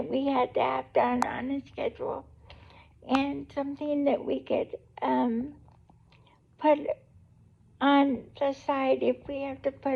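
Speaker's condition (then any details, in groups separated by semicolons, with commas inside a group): Cerebral palsy; able to talk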